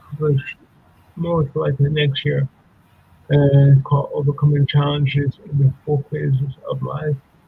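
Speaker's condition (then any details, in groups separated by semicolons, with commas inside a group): Cerebral palsy; speech affected at times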